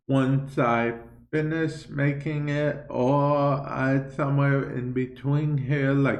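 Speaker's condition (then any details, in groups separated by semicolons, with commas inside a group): Cerebral palsy; affects speech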